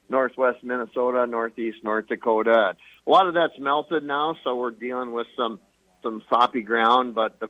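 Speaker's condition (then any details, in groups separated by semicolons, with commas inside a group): No condition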